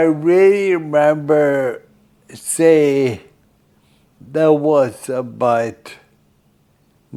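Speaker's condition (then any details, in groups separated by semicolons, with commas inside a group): Friedreich's ataxia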